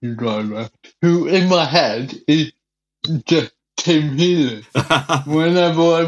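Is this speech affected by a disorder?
Yes: cerebral palsy; wheelchair.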